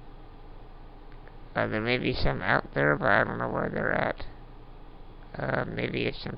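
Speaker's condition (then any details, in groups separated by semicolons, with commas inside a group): Duchenne muscular dystrophy; progressive muscle wasting, emergency tracheotomy after mucus plug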